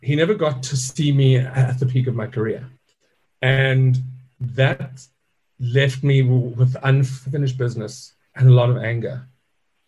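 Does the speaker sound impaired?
Yes: stuttering; stutter since childhood, still present in adulthood; speaks to stage audiences, joke about impediment built into stage dialogue with Alan; childhood word avoidance, ordered food could say, fear of speaking, piano as wordless expression; here prolonged sounds.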